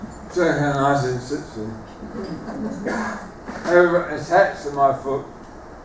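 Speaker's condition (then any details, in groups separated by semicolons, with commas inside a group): Motor neuron disease; terminal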